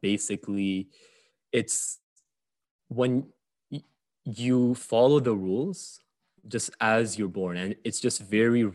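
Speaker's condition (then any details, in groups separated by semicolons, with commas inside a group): Stutter, mild; stutter from about age five, stuttered a lot in job interviews, overcome via self-development, small steps; mostly overcome in past few years, only a bit remains; slight residual stutter; blocks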